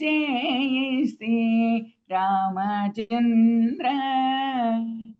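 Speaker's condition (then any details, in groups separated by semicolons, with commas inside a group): No condition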